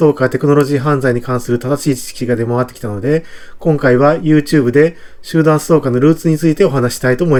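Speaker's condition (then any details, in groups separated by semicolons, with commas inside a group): No condition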